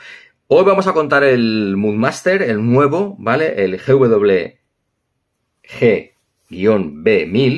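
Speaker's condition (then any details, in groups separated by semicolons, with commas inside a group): No condition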